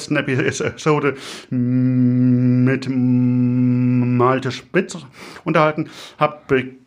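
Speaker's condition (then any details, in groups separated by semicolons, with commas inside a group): Stuttering; developmental, lifelong, possibly inherited, father stuttered, brother fluent, logopedic speech therapy, constant since second grade; word and phrase repetitions, filler hesitations; prolonged sounds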